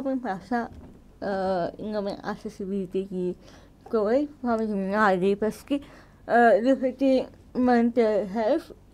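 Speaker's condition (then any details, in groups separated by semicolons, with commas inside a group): Cerebral palsy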